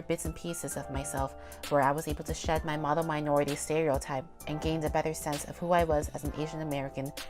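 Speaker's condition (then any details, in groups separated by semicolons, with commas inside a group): No condition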